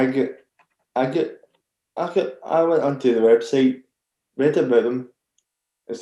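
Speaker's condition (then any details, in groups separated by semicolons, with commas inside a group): Cerebral palsy; very rigid body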